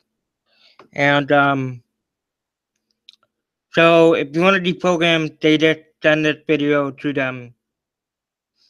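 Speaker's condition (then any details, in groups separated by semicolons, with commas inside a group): Cerebral palsy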